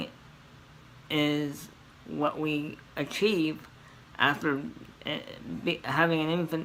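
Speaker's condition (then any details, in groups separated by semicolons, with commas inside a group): Cerebral palsy; scoliosis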